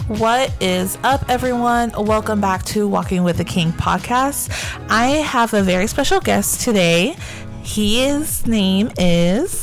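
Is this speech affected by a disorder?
No.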